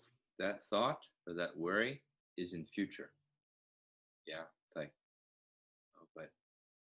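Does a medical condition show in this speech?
No.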